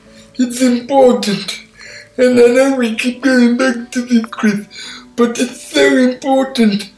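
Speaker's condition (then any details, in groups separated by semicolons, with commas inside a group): Cerebral palsy; speech impairment, takes listeners a while to catch on, listeners hesitant to ask for repeats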